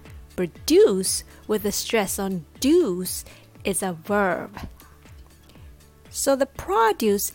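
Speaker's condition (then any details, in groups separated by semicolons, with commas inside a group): No condition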